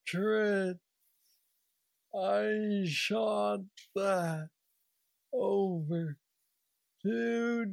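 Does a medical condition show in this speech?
Yes: Parkinson's disease; young onset at 35, neurostimulator brain implant after 2 years, works like brain pacemaker; about 9 years since diagnosis, most aggressive form, still progressing, no plateau, mobility struggles.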